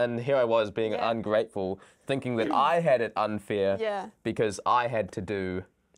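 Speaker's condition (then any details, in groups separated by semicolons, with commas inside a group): No condition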